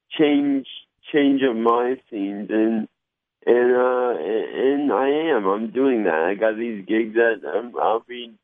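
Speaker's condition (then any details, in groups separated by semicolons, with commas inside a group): Cerebral palsy; from birth, diagnosed at age three, left hand partially paralyzed, no crutches, occupational and speech therapy; mild slur, varies by day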